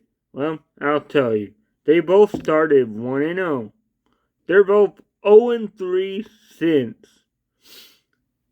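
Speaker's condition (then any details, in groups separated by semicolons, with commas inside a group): Cerebral palsy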